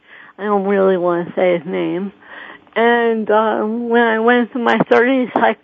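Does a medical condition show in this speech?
Yes: cerebral palsy; speech mimicked and laughed at by a teacher in school.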